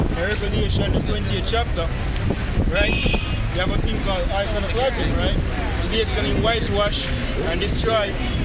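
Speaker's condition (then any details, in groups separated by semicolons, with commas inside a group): No condition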